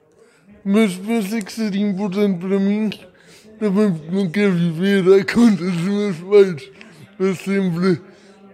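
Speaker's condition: Cerebral palsy; cerebral palsy from birth, walks unaided with some difficulty

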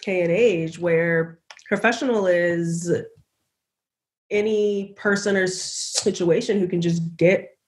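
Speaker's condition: Stuttering; described as a speech impediment; has a slight cold during the recording; stutters on stage and on camera; blocks

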